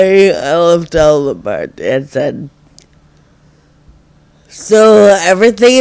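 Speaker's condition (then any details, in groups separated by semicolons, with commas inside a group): Friedreich ataxia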